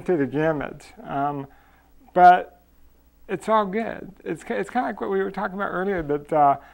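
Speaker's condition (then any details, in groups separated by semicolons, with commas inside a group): Cerebral palsy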